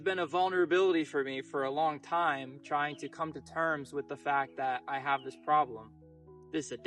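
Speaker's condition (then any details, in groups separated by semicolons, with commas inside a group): No condition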